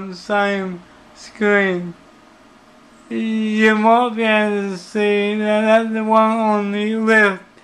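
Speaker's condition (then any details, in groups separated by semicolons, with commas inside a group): Cerebral palsy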